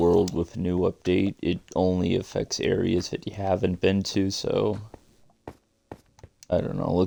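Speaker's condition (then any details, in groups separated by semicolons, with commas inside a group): No condition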